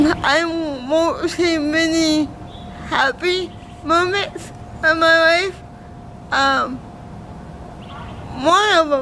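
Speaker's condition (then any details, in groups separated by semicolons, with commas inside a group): Cerebral palsy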